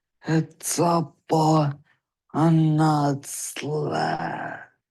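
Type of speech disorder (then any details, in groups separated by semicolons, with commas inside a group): Spastic dysarthria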